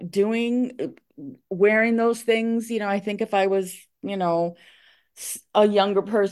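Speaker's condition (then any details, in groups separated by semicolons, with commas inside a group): No condition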